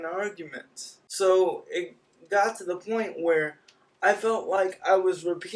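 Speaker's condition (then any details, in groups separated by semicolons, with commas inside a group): Cerebral palsy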